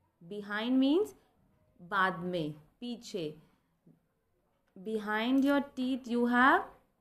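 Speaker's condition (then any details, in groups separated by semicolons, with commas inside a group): No condition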